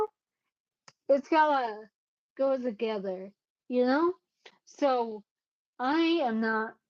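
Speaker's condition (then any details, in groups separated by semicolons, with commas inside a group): Cerebellar ataxia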